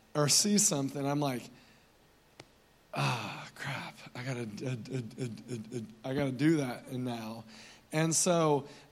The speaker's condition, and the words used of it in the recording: Stuttering. Just FYI, I have a stutter, so if I get a little blocked up, just bear with me.